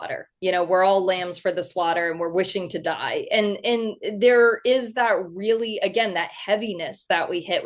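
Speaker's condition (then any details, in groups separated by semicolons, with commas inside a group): No condition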